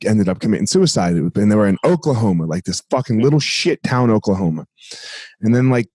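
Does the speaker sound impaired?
No.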